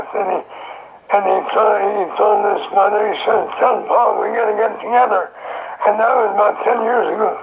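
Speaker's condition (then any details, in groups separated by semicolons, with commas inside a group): Throat cancer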